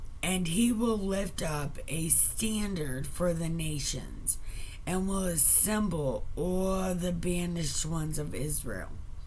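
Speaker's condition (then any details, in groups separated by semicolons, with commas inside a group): Brain injury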